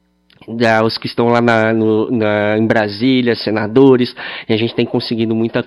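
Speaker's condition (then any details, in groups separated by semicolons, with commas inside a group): Cleft lip and palate; congenital cleft lip and palate, treated from childhood as USP patient at rehabilitation hospital in Bauru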